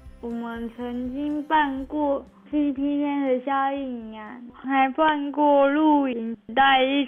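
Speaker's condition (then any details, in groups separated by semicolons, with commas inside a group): Cerebral palsy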